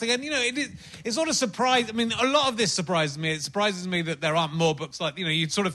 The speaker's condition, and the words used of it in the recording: None; typical speech.